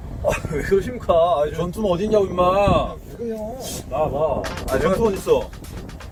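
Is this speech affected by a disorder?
No.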